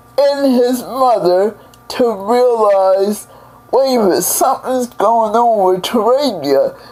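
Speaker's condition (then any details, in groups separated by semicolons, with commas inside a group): Cerebral palsy; several unnoticed strokes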